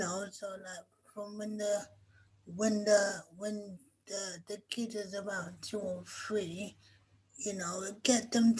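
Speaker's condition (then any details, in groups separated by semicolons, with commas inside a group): Cerebral palsy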